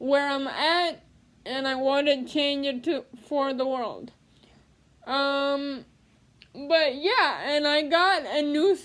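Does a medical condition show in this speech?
Yes: cerebral palsy; speech therapy.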